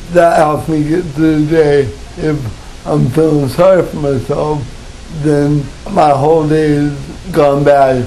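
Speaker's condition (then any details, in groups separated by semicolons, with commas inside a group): Cerebral palsy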